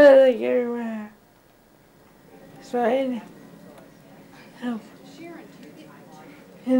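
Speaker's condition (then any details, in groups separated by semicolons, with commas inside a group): Cerebral palsy; from birth, quadriplegic, scoliosis, arthritis; scoliosis since age 15, later arthritis; severe speech impediment, hard to understand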